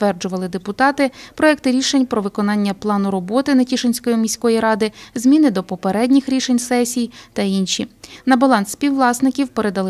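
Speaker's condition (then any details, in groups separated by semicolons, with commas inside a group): No condition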